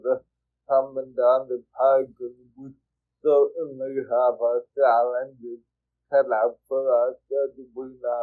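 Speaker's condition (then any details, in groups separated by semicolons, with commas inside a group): Cerebral palsy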